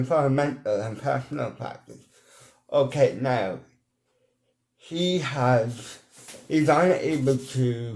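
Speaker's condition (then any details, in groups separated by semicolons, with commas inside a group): Cerebral palsy; hand tremor; speech impediment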